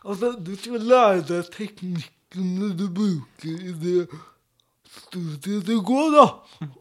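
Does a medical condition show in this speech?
Yes: cerebral palsy; often mistaken for being drunk even when sober.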